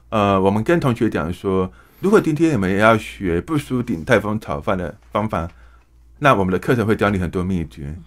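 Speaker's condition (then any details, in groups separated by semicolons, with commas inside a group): Hearing impairment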